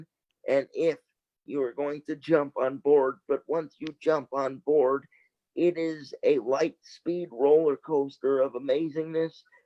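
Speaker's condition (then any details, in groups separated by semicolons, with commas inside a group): Cerebral palsy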